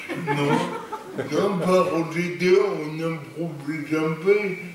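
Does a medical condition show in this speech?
Yes: cerebral palsy; lifelong, non-progressive; stable.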